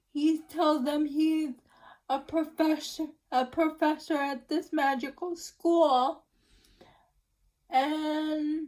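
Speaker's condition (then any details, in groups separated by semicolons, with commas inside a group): Cerebral palsy; uses wheelchair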